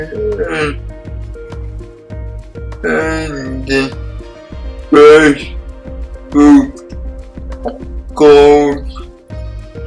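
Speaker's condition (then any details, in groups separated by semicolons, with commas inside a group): Cerebral palsy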